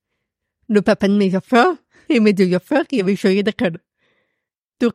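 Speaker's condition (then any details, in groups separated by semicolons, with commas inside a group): Profound congenital deafness; accent from deafness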